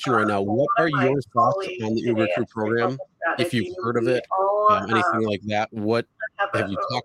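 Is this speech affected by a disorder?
No.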